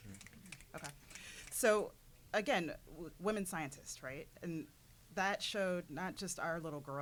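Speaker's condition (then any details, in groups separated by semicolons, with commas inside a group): No condition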